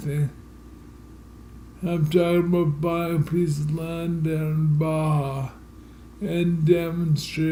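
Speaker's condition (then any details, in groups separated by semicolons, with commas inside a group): Multiple sclerosis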